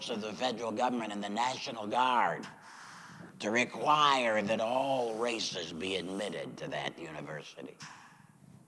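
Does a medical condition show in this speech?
Yes: laryngectomy; chemo and radiation.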